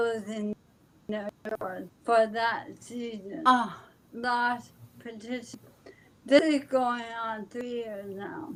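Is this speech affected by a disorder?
Yes: ALS.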